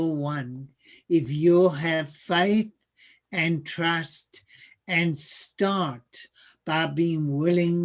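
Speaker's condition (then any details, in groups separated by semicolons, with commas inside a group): Cerebral palsy; speech sounds atypical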